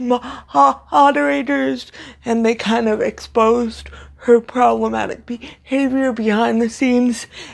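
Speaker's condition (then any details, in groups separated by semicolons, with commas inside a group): Cerebral palsy, severe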